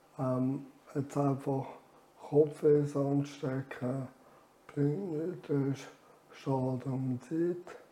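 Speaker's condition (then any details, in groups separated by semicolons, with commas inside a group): ALS; reduced air makes talking effortful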